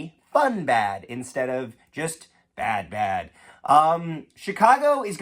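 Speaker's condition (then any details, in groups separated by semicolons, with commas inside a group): No condition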